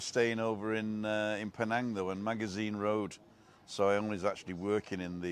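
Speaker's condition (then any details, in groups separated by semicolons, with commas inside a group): No condition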